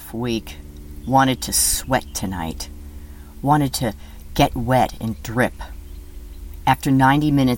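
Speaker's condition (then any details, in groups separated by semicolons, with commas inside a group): No condition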